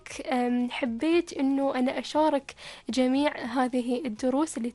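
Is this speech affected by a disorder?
Yes: stuttering; ongoing journey to control stuttering; speaks publicly despite stuttering, gave TEDx talk, radio studio guest; difficulty in pronunciation, needs extra time to speak, whole-word and sound repetitions; here prolonged sounds.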